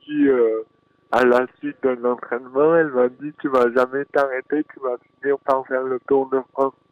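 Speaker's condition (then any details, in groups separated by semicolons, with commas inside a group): Dystonia; neurological brain disorder, oxygen lack impairing muscle supply, from delivery complication, present since birth; 24 years old, just finished running stage of tour; elocution disorder, fine motor impairment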